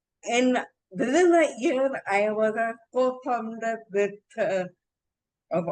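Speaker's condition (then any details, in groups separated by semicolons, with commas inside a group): Encephalitis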